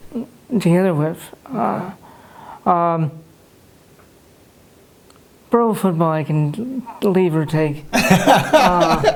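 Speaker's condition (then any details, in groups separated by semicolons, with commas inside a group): Cerebral palsy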